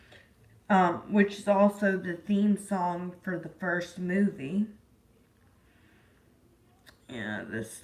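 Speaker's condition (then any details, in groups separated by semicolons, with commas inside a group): Disability causing slurred speech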